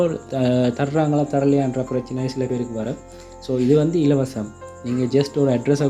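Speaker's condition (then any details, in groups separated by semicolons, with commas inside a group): No condition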